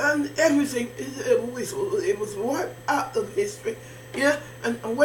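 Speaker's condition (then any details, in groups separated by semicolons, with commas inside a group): Facial palsy; can barely hear own speech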